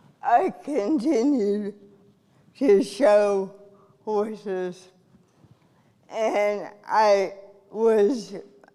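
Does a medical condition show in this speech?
Yes: cerebral palsy; from birth.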